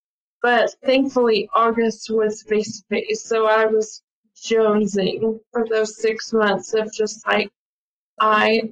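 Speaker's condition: ALS; attends ALS clinic

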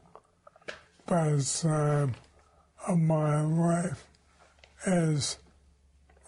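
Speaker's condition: ALS; slower form, onset age 52 with hand weakness, diagnosed at Mount Sinai, suspected head trauma from NFL; body starting to fail, new treatment by Dr. Merit Sukovich slows progression, noticed difference; voice has lost its timbre

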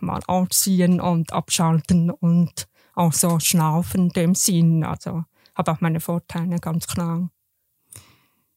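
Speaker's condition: Deafness, congenital; detected at age one in hospital

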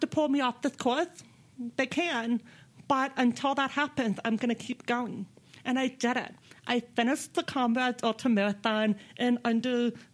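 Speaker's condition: Deafness; speaks with own voice

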